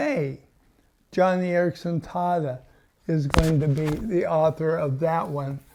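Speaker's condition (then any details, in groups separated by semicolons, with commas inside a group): ALS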